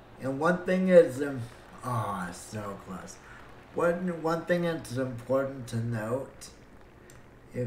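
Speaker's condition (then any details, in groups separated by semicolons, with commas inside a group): Cerebral palsy; breathing fine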